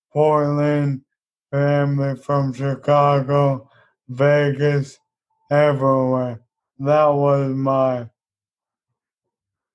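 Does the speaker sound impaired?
Yes: ALS; Hoyer lift recently obtained.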